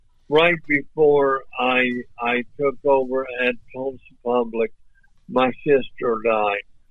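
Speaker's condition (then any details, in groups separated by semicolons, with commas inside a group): ALS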